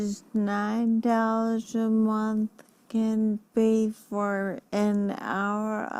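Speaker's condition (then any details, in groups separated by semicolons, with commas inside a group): Ataxia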